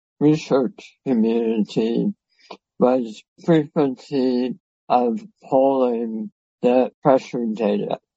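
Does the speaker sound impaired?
Yes: head and neck cancer; five-time survivor, surgery, radiation, years of toxic chemotherapy, about 2.5 years intense treatment; no evidence of disease for years, severe dysphagia, no normal meal for years; severe dysphagia from surgery, radiation and chemotherapy effects.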